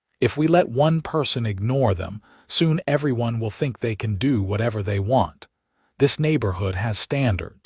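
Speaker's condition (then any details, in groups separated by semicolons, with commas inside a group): No condition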